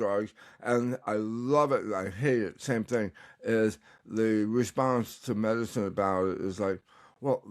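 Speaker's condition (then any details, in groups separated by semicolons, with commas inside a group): Tongue cancer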